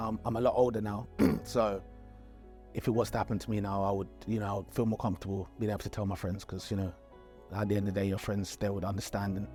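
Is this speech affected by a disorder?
No.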